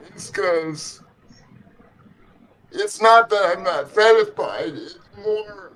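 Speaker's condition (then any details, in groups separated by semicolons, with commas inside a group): Cerebral palsy; legs affected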